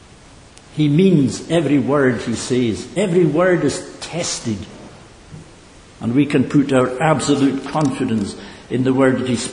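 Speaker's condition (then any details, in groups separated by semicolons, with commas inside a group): No condition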